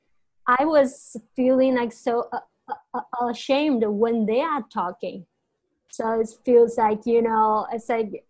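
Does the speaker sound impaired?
Yes: stuttering; stutter since childhood, grew up in China without speech therapy, persists into adulthood; hid stutter while growing up, shame about stuttering held back for years; here prolonged sounds.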